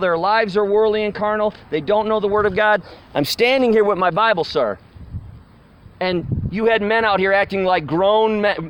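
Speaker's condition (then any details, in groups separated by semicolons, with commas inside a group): No condition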